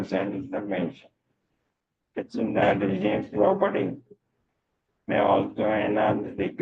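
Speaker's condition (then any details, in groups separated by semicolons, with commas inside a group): Motor neurone disease; voice strong and loud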